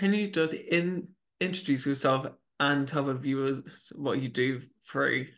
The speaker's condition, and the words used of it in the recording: Stuttering. Like my old hairdresser for 15 years or however many years, she had, it took her 12 years to realize that I had a stammer until I mentioned it.